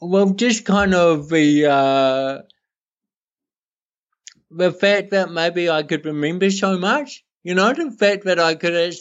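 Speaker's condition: Cerebral palsy; congenital

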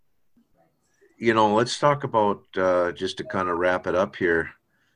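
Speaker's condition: No condition

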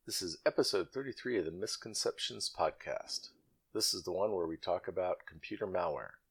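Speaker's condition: No condition

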